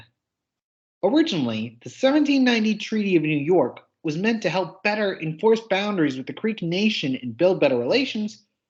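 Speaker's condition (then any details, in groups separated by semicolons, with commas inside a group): No condition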